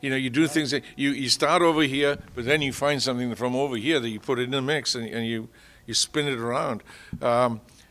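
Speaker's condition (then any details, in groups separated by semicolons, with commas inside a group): No condition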